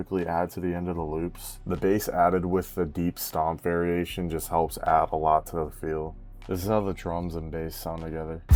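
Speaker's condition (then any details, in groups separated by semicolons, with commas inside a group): No condition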